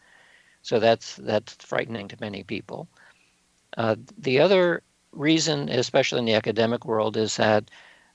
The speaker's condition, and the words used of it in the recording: None; typical speech.